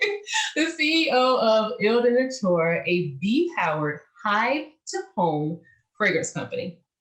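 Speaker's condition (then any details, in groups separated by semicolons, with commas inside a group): No condition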